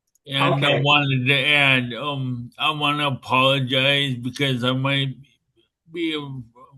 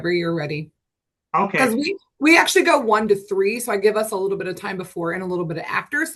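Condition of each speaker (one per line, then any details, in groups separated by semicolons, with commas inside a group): Brain injury
No condition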